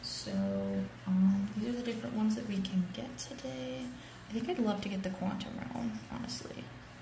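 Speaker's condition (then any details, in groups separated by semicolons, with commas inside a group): No condition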